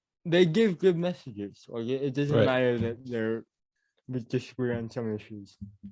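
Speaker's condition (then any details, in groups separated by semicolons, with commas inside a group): Cerebral palsy; mild speech impediment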